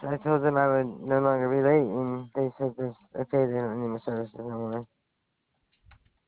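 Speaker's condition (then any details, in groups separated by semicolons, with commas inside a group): Stroke; past stroke, lasting speech impairment, considers self partly disabled; speech still impaired at time of call; impaired speech from stroke, speech kind of messed up, limits public-facing work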